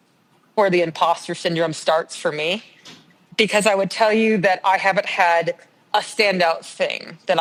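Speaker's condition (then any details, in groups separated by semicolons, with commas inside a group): No condition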